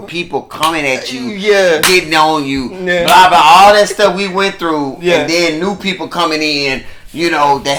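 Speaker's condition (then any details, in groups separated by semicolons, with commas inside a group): No condition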